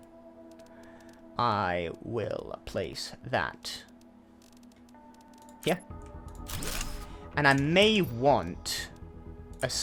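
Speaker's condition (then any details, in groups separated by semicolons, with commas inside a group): No condition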